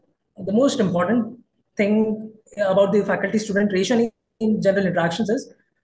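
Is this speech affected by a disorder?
No.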